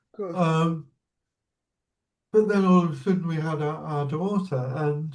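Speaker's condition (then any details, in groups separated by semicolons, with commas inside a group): Cerebral palsy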